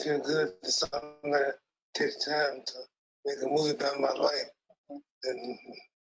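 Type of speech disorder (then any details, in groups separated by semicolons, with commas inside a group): Slurred speech; Parkinson's disease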